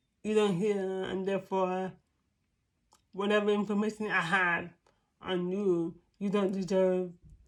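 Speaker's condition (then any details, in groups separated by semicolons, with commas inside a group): Cerebral palsy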